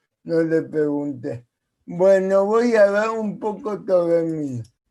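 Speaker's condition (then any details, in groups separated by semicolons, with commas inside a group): Cerebral palsy; speaks as if with potato in mouth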